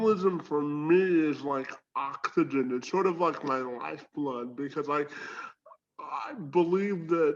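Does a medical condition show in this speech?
Yes: spastic quadriplegic cerebral palsy.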